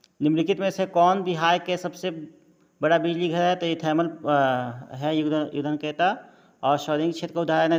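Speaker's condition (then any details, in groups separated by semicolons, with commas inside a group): No condition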